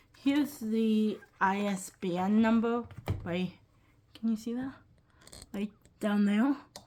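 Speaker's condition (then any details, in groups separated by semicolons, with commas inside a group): Cerebral palsy, quadriplegic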